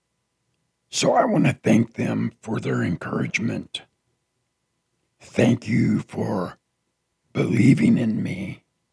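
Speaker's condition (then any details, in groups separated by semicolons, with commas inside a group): Partial laryngectomy after throat cancer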